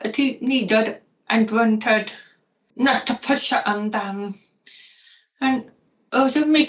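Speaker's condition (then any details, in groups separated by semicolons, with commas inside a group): Profoundly deaf; profound deafness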